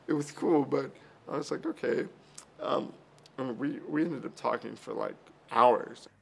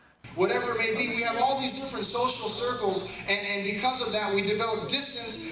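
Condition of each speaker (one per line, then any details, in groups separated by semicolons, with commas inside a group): Cerebral palsy; from birth, early childhood surgery; 21, walked at four after surgery
No condition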